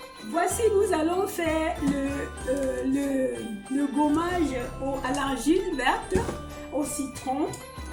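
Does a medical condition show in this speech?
No.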